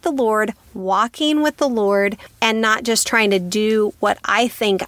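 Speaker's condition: No condition

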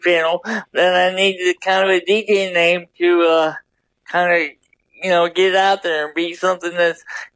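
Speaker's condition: Double hemiplegia cerebral palsy

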